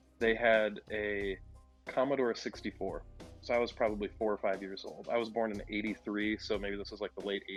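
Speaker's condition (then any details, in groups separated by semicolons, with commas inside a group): No condition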